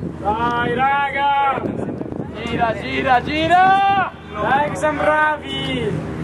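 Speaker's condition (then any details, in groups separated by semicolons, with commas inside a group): No condition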